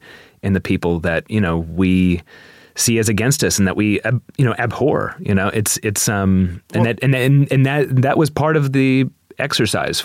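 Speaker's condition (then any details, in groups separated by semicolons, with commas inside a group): Stutter; self-reported mid-conversation, brief repetition of phrases; repeated sounds, repeated words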